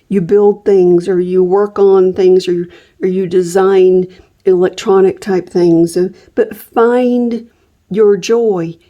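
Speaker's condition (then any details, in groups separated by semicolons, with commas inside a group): No condition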